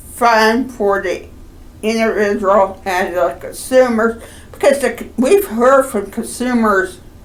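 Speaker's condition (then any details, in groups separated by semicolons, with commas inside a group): Cerebral palsy; from birth; slow movement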